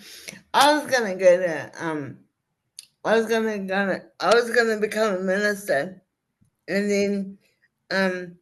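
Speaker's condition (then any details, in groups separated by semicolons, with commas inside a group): Cerebral palsy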